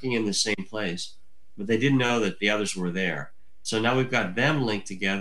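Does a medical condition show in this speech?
Yes: cleft lip and palate; from birth.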